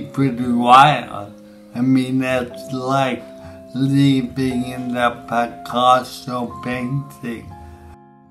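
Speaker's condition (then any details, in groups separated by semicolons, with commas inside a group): Traumatic brain injury (pontine cavernoma)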